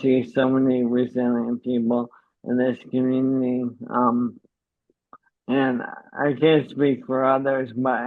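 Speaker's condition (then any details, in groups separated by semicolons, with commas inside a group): ALS; diagnosed mid-30s, over 3 years, uses wheelchair; uses pre-recorded voice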